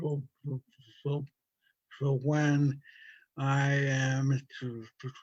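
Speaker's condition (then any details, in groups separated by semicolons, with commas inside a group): Stutter from brain injury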